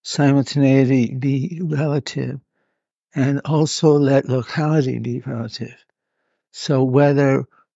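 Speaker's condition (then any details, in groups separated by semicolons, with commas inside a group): Parkinson's; needs to move about while filmed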